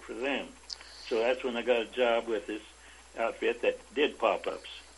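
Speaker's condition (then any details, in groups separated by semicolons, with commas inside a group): Parkinson's disease; about 25 years since onset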